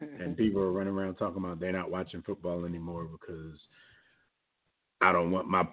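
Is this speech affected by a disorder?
No.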